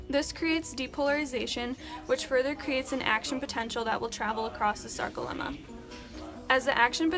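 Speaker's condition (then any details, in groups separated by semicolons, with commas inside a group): No condition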